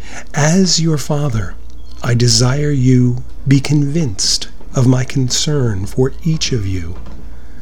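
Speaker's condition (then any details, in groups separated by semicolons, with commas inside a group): No condition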